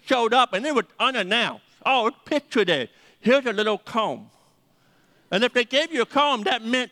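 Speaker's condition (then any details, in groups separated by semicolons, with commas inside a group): Deafness; needs names repeated several times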